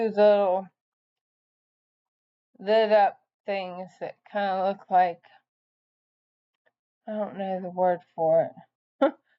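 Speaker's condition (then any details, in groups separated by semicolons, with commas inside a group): ALS; expects losing speech, considering eye-gaze device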